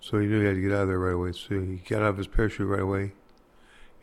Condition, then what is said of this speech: Parkinson's disease. I've developed Parkinson's as a result of that. It affected my speech very significantly.